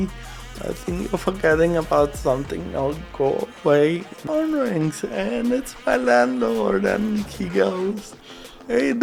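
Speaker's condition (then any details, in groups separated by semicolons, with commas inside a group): Cerebral palsy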